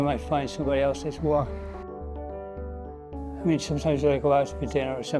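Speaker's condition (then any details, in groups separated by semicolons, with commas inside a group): Parkinson's; onset with progressive shaking; diagnosed 10 years ago, age 74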